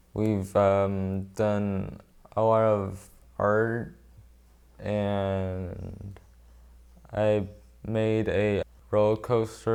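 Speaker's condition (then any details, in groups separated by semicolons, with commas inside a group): Brain injury; very hard to talk, relearned speech, uses stop-and-breathe strategy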